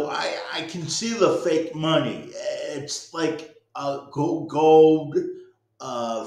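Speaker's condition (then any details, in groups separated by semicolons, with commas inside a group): Cerebral palsy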